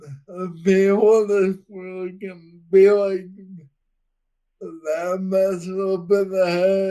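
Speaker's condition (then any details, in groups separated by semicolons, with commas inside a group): Friedreich's ataxia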